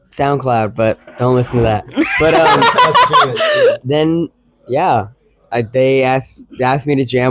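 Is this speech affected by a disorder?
No.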